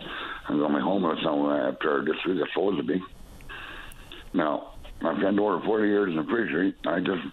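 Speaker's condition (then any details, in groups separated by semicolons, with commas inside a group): Stroke; brain function affected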